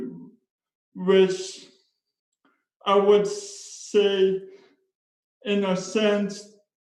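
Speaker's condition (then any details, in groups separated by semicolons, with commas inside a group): Spastic cerebral palsy; speech impairment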